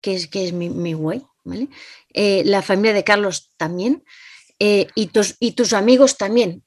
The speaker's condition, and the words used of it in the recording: Aphasia. No puedo hablar bien, ¿vale?